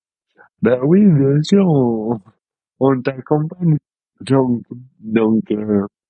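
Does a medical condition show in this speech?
Yes: dystonia; present since birth.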